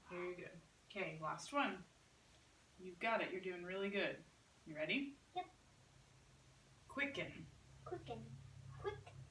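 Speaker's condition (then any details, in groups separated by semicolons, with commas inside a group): No condition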